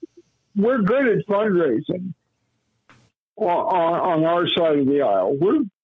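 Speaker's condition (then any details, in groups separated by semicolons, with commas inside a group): Cerebral palsy; lifelong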